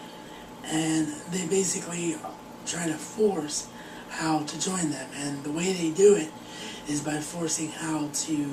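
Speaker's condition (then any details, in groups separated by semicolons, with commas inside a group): Cerebral palsy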